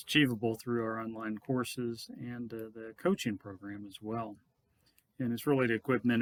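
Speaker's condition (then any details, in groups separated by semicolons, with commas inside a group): No condition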